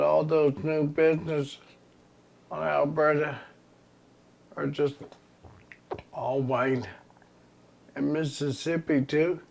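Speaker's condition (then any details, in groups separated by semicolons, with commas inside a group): ALS; progressive terminal illness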